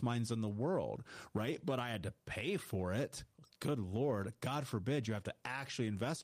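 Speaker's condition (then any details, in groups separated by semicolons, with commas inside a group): No condition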